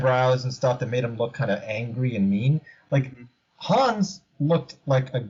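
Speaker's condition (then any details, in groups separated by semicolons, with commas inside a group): No condition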